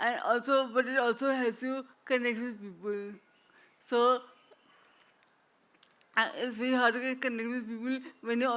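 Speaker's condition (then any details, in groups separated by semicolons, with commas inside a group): Traumatic brain injury; accident; speech fully slurred early, much improved now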